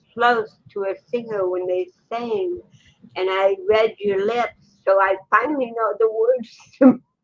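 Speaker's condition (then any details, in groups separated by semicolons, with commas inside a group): Cerebral palsy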